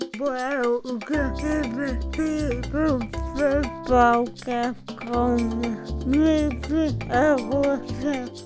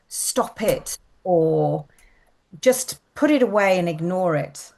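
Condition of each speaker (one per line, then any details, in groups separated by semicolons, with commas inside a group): Cerebral palsy; from birth
No condition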